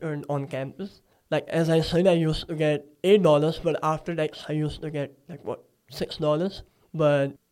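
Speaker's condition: Cleft palate; speech sounds different

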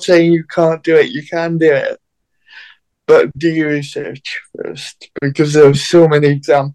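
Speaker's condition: Cerebral palsy

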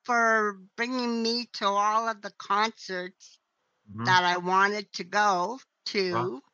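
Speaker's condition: Cerebral palsy; voice ruined by intubation

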